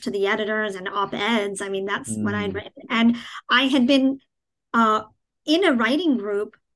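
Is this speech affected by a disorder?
Yes: cleft palate; congenital cleft palate without cleft lip.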